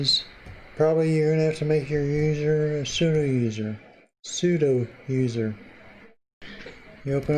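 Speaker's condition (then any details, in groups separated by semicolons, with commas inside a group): Parkinson's disease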